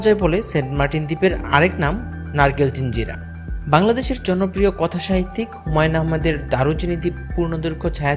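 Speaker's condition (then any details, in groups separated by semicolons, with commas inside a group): No condition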